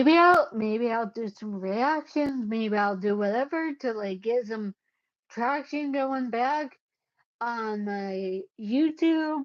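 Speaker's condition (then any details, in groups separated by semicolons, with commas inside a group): Cerebellar ataxia; caused by brain bleed, unsteady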